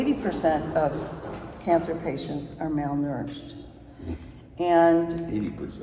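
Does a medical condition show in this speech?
No.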